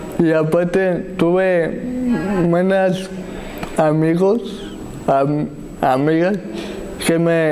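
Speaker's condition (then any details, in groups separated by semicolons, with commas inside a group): Cerebral palsy; spastic type, stiffness, mobility difficulties; had therapies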